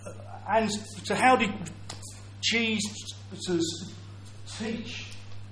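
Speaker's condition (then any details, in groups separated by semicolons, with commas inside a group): Stammer; audible stammer; repeated sounds, blocks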